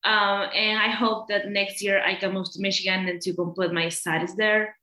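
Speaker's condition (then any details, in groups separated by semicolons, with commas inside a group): No condition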